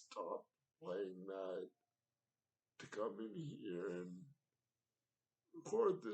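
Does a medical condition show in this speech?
Yes: cerebral palsy.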